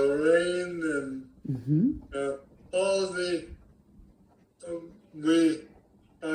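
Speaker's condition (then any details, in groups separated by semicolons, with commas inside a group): ALS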